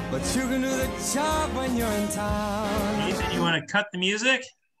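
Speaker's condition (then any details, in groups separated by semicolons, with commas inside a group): No condition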